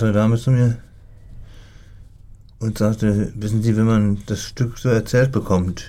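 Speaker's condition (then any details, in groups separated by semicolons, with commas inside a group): Parkinson's disease; impaired fine motor skills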